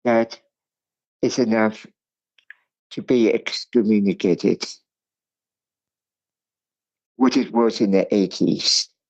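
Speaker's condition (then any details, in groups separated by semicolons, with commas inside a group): Cerebral palsy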